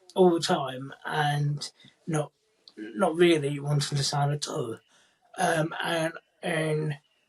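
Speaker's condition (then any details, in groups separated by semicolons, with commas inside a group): Cerebral palsy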